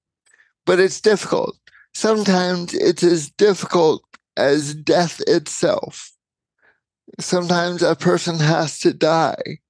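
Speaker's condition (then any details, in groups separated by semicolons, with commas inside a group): Cerebral palsy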